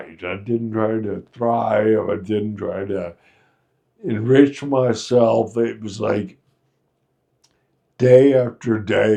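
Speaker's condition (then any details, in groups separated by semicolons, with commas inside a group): Friedreich's ataxia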